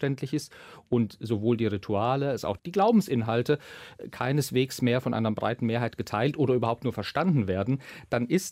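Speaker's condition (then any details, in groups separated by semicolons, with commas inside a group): No condition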